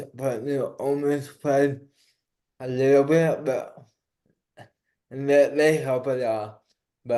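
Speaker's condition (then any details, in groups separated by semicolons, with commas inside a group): Cerebral palsy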